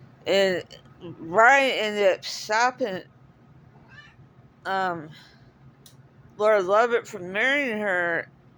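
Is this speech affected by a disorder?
Yes: cerebral palsy; speaks differently.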